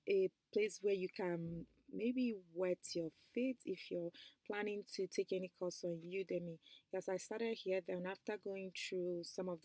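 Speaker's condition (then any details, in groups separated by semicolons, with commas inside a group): No condition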